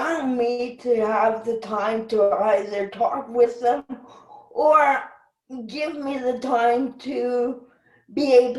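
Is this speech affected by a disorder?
Yes: cerebral palsy; speech impediment, can sound drunk on phone.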